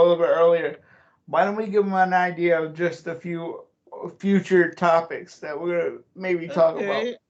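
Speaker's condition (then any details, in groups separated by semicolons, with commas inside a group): Cerebral palsy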